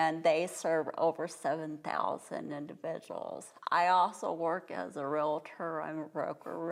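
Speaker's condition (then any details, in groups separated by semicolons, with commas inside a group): Cerebral palsy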